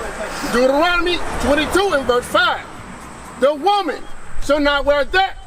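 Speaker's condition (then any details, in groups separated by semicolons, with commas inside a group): No condition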